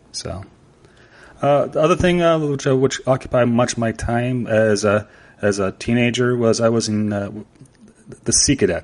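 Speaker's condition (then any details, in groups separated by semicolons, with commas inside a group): Stutter and slurred speech; speech impediment since childhood; sometimes stutters, sometimes slurs words, butchers unfamiliar names, frequent filler 'so'; repeated sounds, repeated words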